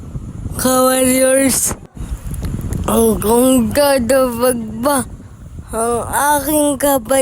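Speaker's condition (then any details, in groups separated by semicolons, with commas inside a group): Cerebral palsy; affects hands, cannot write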